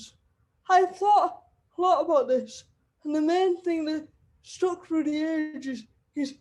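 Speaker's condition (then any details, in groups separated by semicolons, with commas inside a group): Cerebral palsy; wheelchair user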